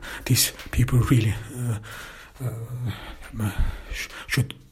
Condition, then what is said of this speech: Stuttering. At least this is my own perception, so I don't know whether this is being perceived the same way.